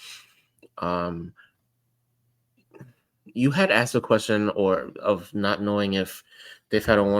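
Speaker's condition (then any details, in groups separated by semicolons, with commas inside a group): No condition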